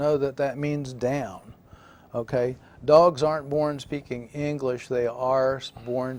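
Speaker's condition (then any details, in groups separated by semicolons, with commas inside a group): No condition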